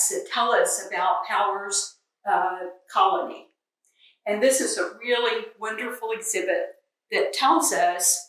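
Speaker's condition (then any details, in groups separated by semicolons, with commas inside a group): No condition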